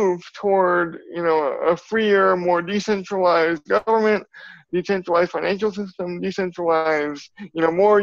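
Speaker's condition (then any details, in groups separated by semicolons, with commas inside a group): Cerebral palsy; from birth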